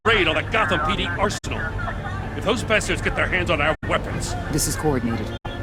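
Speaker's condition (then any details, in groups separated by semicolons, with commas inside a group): No condition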